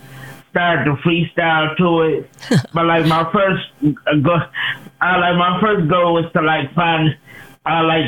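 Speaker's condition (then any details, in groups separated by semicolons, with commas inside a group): Cerebral palsy; performs from wheelchair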